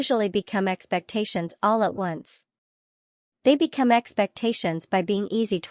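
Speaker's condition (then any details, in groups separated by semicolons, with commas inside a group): No condition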